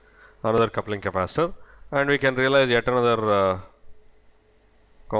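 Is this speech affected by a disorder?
No.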